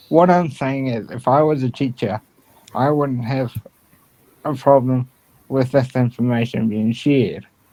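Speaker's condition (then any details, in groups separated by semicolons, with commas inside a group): Cerebral palsy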